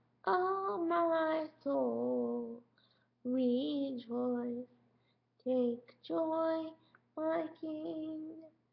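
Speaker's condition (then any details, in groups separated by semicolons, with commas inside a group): Cerebral palsy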